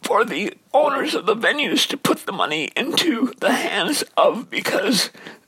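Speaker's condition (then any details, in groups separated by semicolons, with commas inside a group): Dysphonia; raspy, sometimes squeaky, strained voice, lost ability to sing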